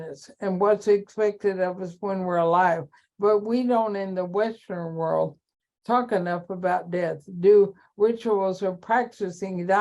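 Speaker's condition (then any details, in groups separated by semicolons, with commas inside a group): ALS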